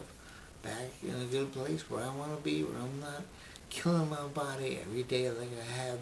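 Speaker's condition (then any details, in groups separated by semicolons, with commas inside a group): Brain injury; memory greatly affected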